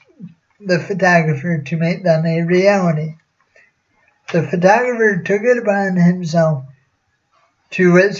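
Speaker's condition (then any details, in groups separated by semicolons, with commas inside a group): Cerebral palsy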